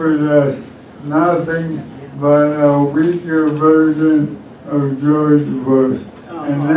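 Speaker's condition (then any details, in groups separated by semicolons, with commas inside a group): ALS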